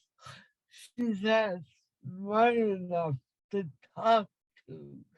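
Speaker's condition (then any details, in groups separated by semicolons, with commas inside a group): Cerebral palsy; speech difficulty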